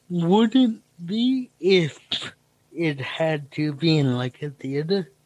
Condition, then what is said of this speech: Cerebral palsy. The impediment is weird, but this is solid, you know.